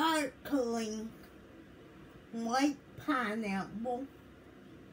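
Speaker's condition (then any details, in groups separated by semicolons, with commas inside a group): Cerebral palsy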